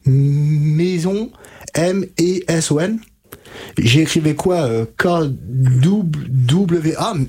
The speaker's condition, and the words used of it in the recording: Stuttering. Voilà, donc on a fait un gros travail, elle m'a appris des techniques pour que je sois plus fluent.